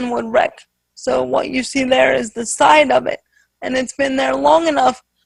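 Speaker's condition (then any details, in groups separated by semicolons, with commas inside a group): Spastic quadriplegic cerebral palsy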